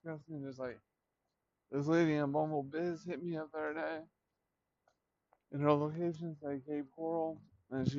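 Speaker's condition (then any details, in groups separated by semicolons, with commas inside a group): Traumatic brain injury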